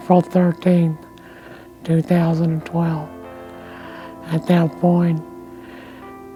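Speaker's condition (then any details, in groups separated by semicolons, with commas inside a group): ALS; progressed, limited mobility, major weight loss; speech affected with progression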